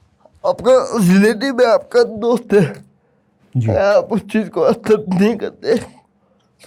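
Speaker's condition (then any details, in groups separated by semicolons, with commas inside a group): Cerebral palsy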